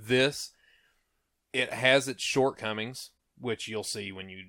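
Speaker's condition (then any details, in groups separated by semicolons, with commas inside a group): No condition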